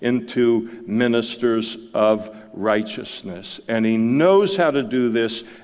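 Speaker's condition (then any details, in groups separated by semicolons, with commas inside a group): No condition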